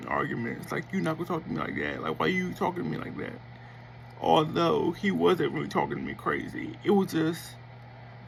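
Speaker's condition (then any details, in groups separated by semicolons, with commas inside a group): Cerebral palsy; affects motor skills and speech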